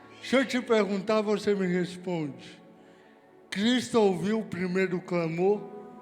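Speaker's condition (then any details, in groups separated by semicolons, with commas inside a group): Cerebral palsy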